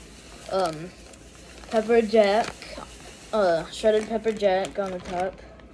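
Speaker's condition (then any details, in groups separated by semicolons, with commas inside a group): No condition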